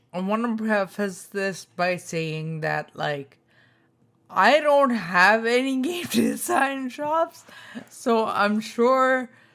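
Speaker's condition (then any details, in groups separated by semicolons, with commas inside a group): Spinocerebellar ataxia type 2, SCA2; cerebellum deterioration, inherited, affects hands, legs, tongue; slurred speech, may be difficult to understand, uses voice to text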